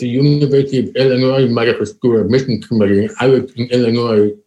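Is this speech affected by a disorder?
Yes: deafness, profound; diagnosed at age four, no intervention first 3-4 years, mainstream schooling; cannot understand masked speakers.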